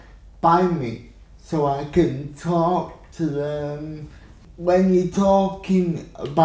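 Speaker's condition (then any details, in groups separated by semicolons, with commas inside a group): Cerebral palsy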